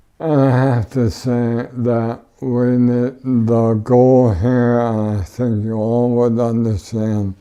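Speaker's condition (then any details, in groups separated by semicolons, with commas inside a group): ALS; tracheotomy, wheelchair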